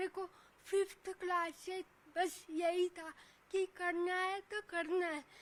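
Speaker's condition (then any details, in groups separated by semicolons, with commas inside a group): Cerebral palsy; since childhood, affects walking and speech; cannot speak properly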